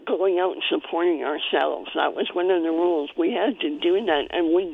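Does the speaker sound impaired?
Yes: cleft palate; congenital cleft palate, spoon feeding needed as young child; spoon feeding needed at one point in early childhood.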